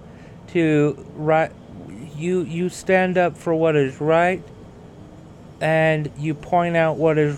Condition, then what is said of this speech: Stuttering. So surprised because of my fucking stutter.